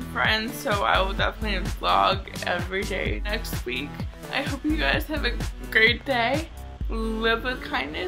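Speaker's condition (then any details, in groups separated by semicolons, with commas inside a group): Cerebral palsy, mild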